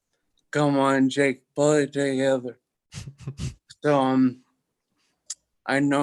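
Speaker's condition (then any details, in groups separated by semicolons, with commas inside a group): Toxic leukoencephalopathy, locked-in syndrome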